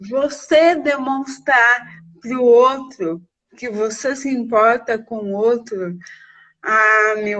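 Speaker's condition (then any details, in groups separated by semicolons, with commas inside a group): Cerebral palsy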